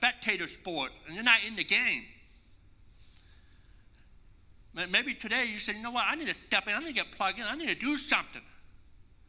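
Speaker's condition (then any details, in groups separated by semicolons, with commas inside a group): Deafness; congenital, 80% hearing loss since birth, relies on lip reading; masks over lips block understanding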